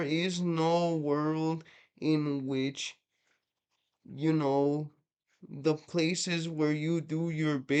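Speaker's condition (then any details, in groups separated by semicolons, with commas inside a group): Cerebral palsy, mixed, mild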